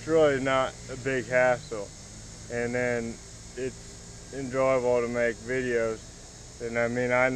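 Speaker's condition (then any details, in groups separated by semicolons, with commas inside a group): Cerebral palsy; spastic, affects walking and legs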